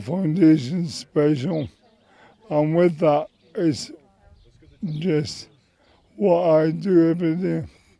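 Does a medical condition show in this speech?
Yes: MND; about 4.5 years since diagnosis.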